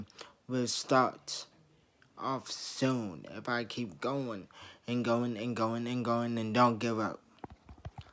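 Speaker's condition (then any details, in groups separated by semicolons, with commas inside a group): Traumatic brain injury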